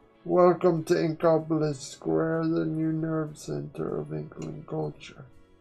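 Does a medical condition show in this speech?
Yes: quadriplegic cerebral palsy; uses one hand.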